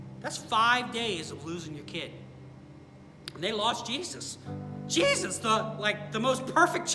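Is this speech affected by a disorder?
No.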